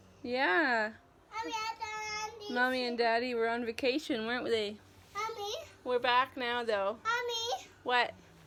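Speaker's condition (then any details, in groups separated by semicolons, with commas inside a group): No condition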